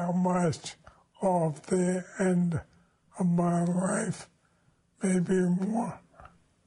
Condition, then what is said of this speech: ALS (motor neuron disease). His body is starting to fail, and his voice has lost its timbre.